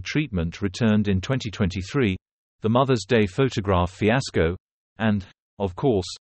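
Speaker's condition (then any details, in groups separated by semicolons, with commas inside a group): No condition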